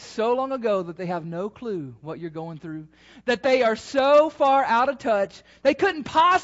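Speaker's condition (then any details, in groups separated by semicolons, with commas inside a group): No condition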